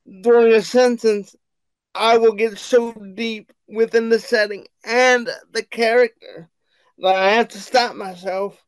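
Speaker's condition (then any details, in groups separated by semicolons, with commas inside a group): Cerebral palsy; wheelchair bound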